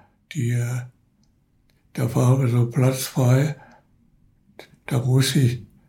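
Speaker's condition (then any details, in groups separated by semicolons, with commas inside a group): Parkinson's disease; finger cramping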